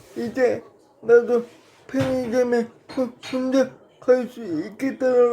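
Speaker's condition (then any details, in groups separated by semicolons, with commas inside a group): Brain lesion disability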